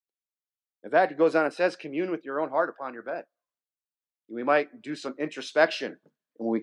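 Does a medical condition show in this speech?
No.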